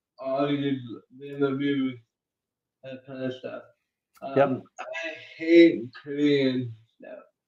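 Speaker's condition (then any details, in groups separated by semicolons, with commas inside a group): Cerebral palsy; uses one hand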